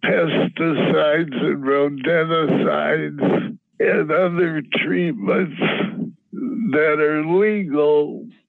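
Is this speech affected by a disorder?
Yes: Parkinson's disease; diagnosis led to medicinal cannabis use; medical cannabis for Parkinson's symptoms.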